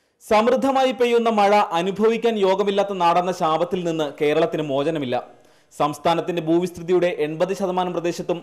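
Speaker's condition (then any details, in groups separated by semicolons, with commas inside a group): No condition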